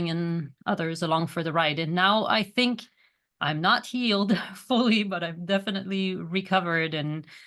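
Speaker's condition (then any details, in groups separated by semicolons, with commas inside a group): No condition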